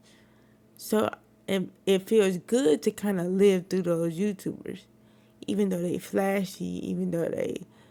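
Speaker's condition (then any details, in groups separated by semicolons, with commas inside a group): Cerebral palsy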